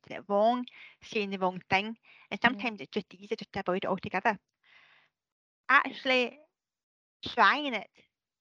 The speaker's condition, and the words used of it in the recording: Deafness. Sometimes my hearing impairment, it can affect my speech, so sometimes I can talk too fast, sometimes I'm not quite sure how loud or how quiet I'm talking